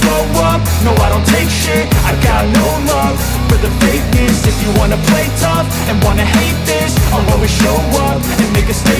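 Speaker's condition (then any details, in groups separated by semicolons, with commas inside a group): No condition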